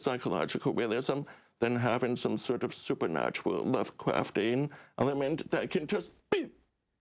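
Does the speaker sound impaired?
Yes: deaf; relies on subtitles.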